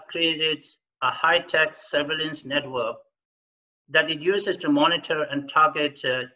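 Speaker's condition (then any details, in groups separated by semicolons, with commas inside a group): No condition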